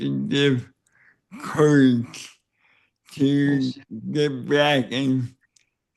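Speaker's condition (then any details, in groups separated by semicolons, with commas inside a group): Cerebral palsy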